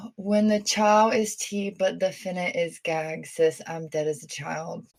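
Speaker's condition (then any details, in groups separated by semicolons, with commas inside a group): No condition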